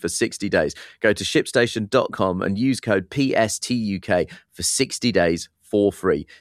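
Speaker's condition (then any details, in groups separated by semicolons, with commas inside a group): No condition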